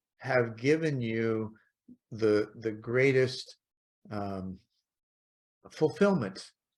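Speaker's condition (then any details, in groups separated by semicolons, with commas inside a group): No condition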